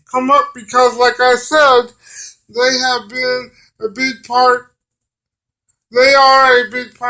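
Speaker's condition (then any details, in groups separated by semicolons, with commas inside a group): Cerebral palsy; brain damage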